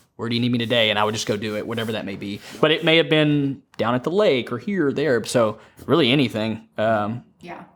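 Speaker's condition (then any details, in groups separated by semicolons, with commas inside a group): No condition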